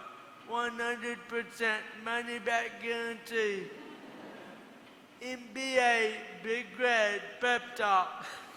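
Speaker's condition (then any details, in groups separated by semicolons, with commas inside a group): Cerebral palsy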